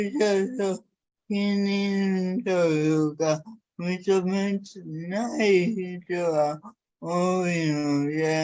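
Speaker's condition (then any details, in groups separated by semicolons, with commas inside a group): Cerebral palsy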